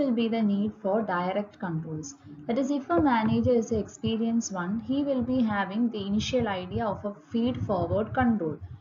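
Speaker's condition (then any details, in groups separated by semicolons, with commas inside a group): No condition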